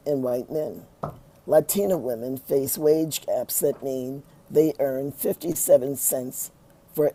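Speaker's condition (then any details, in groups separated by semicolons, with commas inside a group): No condition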